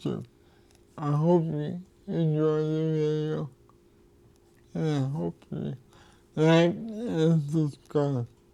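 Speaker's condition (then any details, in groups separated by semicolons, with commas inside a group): Cerebral palsy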